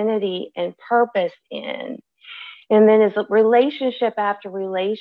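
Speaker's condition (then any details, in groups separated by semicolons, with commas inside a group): No condition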